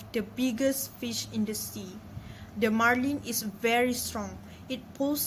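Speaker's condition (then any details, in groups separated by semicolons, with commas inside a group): No condition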